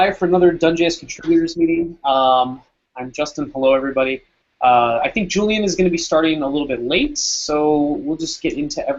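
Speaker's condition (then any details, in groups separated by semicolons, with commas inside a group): No condition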